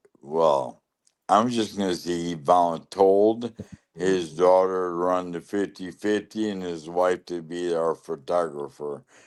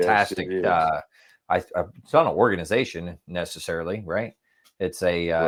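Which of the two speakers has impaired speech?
The first: lou Gehrig's disease (ALS); right side and left hand weakness, cane, leg brace; over 5 years since onset, stumbling when walking; voice going, slurring worsens with longer talking.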